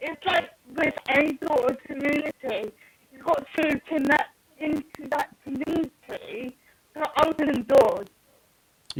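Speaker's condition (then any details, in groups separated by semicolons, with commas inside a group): Cerebral palsy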